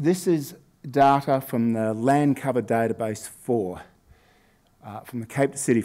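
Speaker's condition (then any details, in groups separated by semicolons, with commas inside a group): No condition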